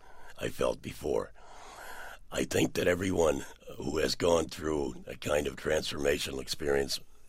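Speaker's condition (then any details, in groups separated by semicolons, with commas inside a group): Partial laryngectomy for throat cancer, partial, 80% of larynx removed; mute about two years after surgery, then sounded like Brando in the Godfather, long-term trach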